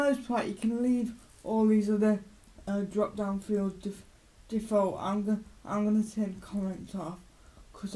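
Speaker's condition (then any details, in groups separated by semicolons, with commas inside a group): Cerebral palsy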